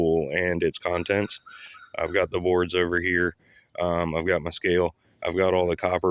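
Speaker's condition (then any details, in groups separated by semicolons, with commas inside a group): No condition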